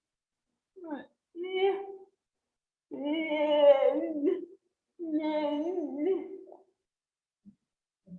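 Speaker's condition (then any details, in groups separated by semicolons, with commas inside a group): Cerebral palsy; since birth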